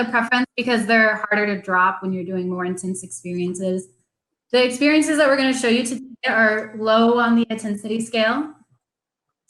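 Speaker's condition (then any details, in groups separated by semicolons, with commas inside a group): No condition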